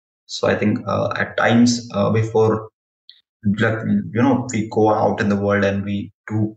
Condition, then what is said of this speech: Stuttering. So i hate that word despite i'm i'm a good communicator and i stammer